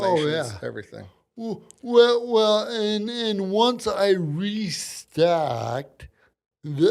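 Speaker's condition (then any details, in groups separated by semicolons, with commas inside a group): Cerebral palsy; from birth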